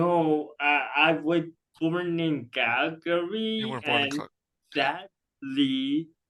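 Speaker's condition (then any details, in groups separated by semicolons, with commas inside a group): Cerebral palsy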